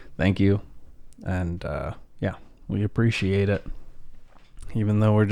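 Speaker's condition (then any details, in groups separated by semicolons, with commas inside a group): No condition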